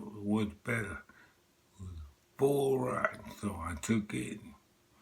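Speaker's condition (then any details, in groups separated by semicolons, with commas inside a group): Multiple sclerosis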